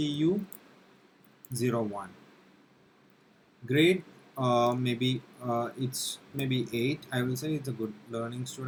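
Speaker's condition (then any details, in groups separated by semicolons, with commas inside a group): No condition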